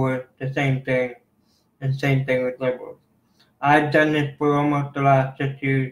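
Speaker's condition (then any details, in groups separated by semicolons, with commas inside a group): Cerebral palsy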